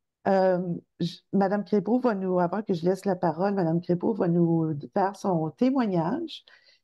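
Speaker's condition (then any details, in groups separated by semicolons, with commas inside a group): No condition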